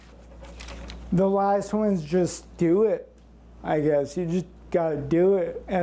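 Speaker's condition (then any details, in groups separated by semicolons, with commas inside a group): Cerebral palsy; since birth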